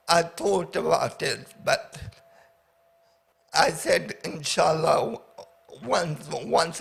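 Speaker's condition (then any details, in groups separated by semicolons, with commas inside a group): Paraplegia with essential tremor; chronic, with essential tremor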